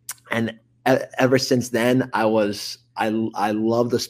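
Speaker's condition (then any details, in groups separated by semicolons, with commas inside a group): Stutter; stutter not really showing now, per host; repeated sounds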